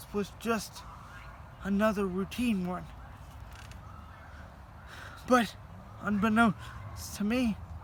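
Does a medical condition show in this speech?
Yes: cerebral palsy; scoliosis, spinal rebuild surgery; heavily altered breathing patterns.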